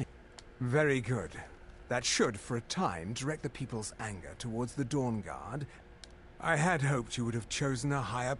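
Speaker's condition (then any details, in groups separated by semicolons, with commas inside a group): No condition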